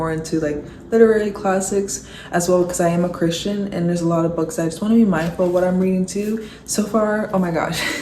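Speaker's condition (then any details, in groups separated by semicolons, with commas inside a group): No condition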